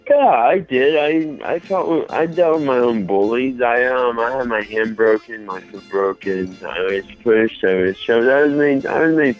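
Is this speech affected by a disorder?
Yes: mild cerebral palsy.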